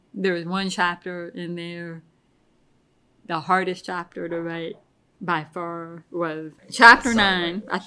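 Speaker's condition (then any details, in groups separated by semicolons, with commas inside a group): Deafness; pretty bad tinnitus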